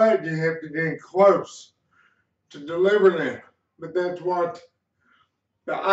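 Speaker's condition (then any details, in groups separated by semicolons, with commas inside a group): Cerebral palsy; slight speech impediment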